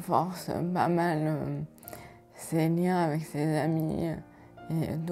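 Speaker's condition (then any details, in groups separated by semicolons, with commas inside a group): ALS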